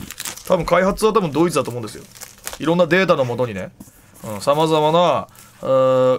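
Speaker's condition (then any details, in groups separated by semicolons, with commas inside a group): No condition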